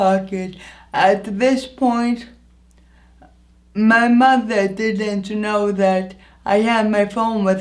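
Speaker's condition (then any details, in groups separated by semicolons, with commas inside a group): Anoxic brain injury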